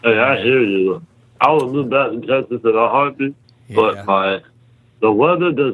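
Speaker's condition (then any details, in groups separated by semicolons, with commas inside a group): Muscular dystrophy; congenital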